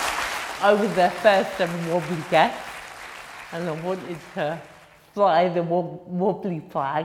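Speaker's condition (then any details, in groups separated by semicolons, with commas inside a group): Cerebral palsy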